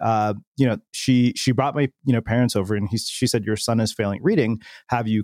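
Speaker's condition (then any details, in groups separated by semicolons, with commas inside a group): No condition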